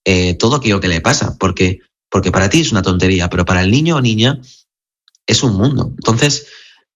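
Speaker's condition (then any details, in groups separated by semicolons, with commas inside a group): No condition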